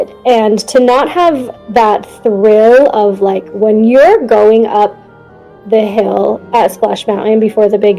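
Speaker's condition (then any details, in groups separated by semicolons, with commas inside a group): No condition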